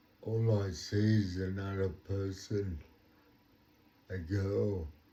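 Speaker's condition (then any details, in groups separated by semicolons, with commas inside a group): Cerebral palsy; talks slowly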